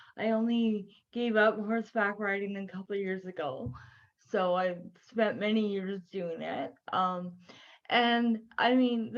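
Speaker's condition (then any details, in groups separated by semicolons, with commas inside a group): Cerebral palsy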